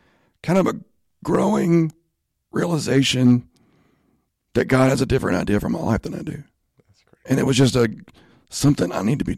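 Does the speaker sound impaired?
Yes: spasmodic dysphonia; voice issue, asks listeners to excuse voice.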